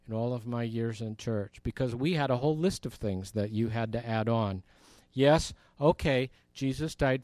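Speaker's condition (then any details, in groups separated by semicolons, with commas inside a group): No condition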